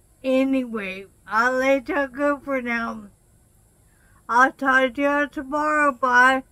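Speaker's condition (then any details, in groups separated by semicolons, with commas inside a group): Traumatic brain injury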